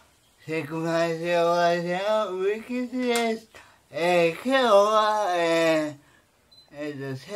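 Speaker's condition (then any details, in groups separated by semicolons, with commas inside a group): Cerebral palsy; severe, uses a wheelchair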